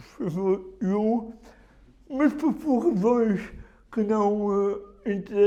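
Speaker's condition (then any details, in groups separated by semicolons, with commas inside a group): Cerebral palsy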